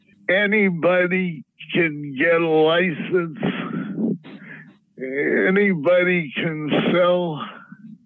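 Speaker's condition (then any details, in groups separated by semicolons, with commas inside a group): Parkinson's disease; THC-CBD strains relieve anxiety and pain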